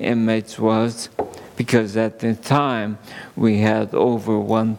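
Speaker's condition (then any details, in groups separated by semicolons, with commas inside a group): ALS; seeing doctors for multiple organic issues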